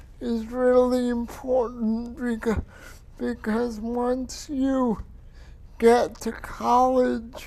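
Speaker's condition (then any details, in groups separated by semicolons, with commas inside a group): Cerebral palsy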